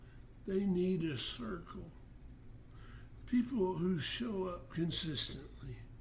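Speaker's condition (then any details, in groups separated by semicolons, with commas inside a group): Parkinson's disease; stage 3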